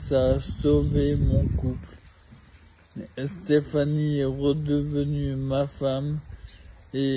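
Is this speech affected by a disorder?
Yes: ALS (maladie de Charcot); needs home care aide.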